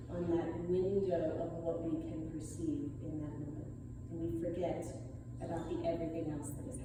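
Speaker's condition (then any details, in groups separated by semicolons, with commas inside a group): No condition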